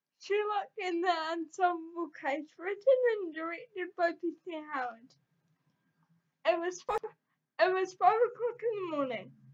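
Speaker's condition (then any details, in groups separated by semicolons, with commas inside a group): Cerebral palsy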